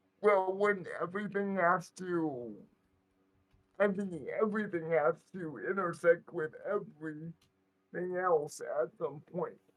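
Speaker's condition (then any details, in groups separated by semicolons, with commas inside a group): Cerebral palsy; right side weaker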